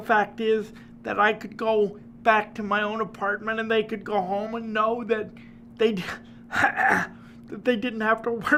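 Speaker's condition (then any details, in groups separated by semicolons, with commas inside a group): Cerebral palsy; uses personal care assistant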